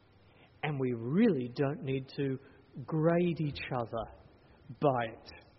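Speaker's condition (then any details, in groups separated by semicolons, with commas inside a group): No condition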